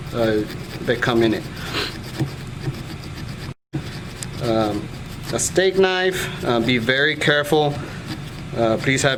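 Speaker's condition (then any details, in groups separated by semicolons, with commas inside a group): No condition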